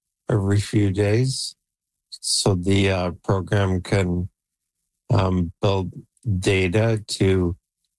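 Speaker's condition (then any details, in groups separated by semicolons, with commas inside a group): ALS; left leg froze at onset, Neuralink N1 implant three months ago, voice banked via 11 Labs; voice deteriorating and audibly affected, expects soon to be unable to talk, plans AI voice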